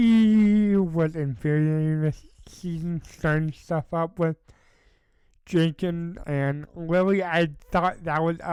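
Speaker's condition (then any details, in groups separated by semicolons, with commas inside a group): Cerebral palsy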